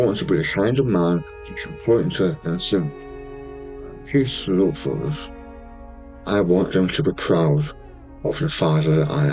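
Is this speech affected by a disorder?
Yes: stage 4 tongue cancer, hemiglossectomy.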